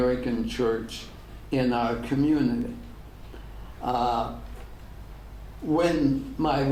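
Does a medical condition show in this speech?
Yes: ALS; degenerative; diagnosed ten years ago.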